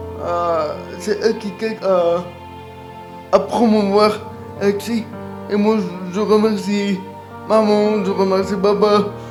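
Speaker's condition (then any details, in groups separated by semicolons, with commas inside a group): Cerebral palsy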